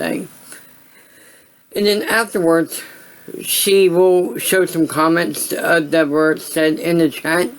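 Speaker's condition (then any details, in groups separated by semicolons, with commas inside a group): Cerebral palsy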